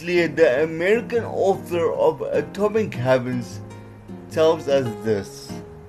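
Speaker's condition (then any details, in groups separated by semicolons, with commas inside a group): Cerebral palsy; certain letters flat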